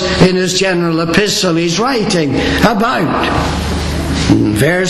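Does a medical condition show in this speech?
No.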